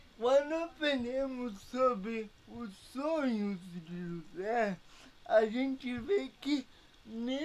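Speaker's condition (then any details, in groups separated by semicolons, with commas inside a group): Paralysis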